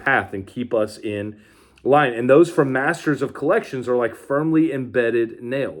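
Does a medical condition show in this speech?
No.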